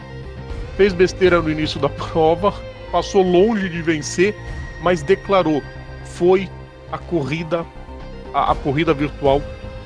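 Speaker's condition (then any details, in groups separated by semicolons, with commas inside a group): No condition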